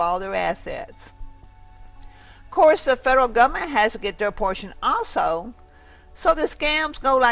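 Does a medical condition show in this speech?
No.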